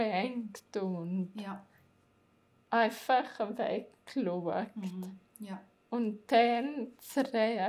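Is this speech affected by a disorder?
Yes: multiple sclerosis; autoimmune disease.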